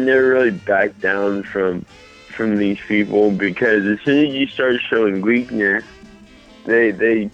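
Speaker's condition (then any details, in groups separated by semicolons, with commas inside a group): Mild cerebral palsy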